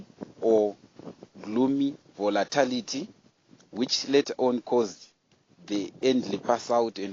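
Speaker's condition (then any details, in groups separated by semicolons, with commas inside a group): No condition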